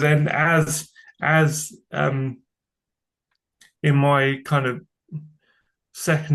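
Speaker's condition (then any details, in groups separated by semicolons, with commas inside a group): Cerebral palsy; from birth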